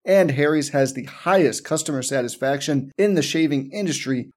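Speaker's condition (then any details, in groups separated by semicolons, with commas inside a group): No condition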